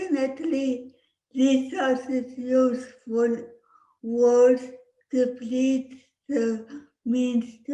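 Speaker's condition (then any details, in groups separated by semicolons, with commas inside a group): Cerebral palsy; speech impediment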